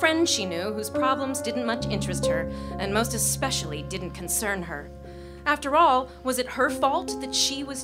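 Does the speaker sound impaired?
No.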